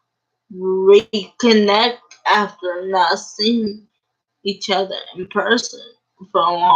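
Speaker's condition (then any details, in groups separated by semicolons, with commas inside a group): Cerebral palsy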